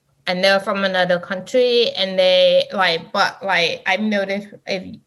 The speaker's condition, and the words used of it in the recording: Deafness. If I'm not wearing my hearing aid and I'm talking, my husband will be like, I'm like, oh.